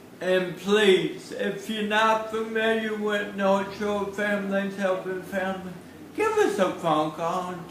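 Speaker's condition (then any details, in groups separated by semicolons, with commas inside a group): Cerebral palsy; since birth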